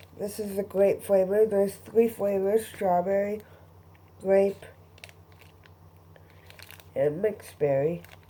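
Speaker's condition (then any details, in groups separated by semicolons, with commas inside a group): Cerebral palsy; both hands affected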